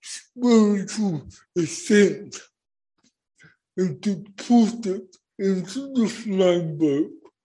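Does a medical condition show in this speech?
Yes: cerebral palsy; born not breathing.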